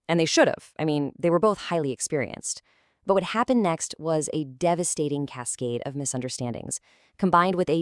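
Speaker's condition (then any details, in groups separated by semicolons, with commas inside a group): No condition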